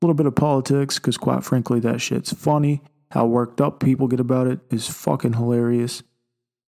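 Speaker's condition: No condition

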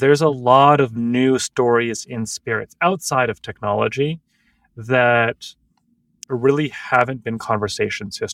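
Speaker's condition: No condition

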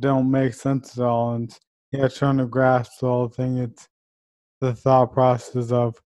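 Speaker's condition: ALS

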